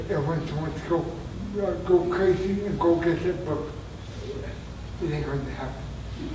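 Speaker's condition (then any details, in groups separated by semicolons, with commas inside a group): Traumatic brain injury; near-fatal injury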